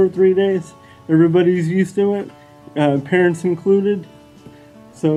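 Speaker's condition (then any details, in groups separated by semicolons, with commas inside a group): Cerebral palsy; wheelchair user; diagnosed at age two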